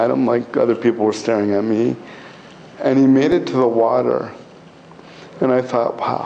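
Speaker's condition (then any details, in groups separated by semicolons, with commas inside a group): Cerebral palsy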